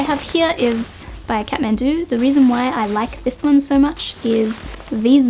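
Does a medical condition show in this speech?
No.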